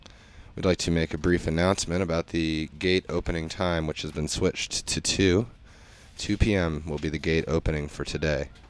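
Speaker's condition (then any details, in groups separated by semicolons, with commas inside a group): No condition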